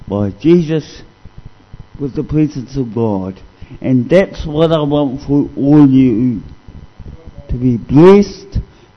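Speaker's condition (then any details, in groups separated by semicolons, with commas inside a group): Cerebral palsy; discovered at age 2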